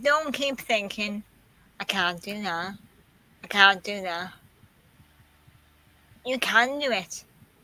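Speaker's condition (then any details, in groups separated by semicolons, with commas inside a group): Quadriplegic cerebral palsy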